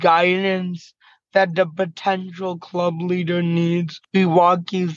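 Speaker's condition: Cerebral palsy, mild

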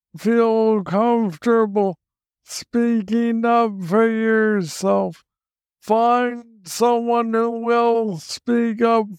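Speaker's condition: Parkinson's disease, young onset; diagnosed at age 35, urinary incontinence with symptom fluctuations, urologist prescribed various drugs, largely relieved

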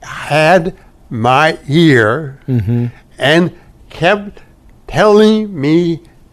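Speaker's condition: Stroke; over 2.5 years since onset; speech affected

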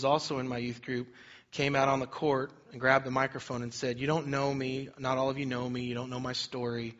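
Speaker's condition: No condition

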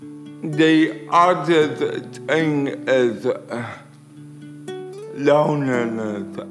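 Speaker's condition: Cerebral palsy; crawls on carpet every day, sometimes wearing on body

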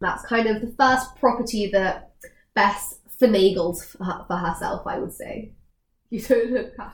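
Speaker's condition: No condition

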